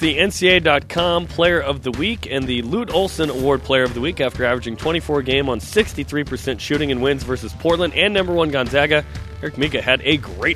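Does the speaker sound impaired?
No.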